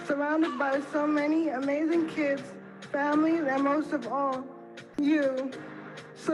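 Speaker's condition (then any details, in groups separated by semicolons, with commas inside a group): Cerebral palsy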